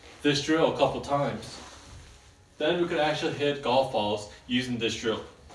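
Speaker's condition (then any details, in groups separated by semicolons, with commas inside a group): No condition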